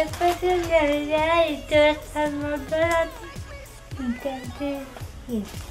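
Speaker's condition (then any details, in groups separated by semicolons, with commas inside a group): Cerebral palsy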